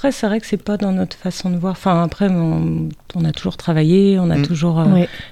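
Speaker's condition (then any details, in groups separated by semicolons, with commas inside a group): No condition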